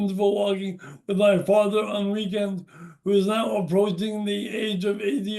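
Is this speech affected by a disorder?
Yes: brain injury.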